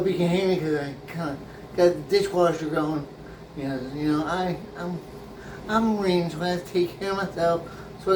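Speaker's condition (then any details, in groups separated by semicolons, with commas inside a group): Brain injury; memory greatly affected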